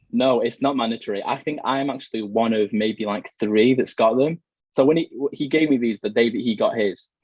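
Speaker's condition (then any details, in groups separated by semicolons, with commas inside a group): No condition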